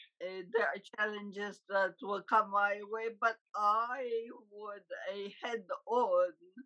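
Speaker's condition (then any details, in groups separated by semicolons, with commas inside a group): Huntington's disease; confirmed by genetic test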